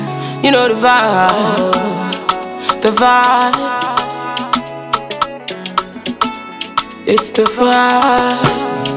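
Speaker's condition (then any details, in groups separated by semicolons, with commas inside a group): No condition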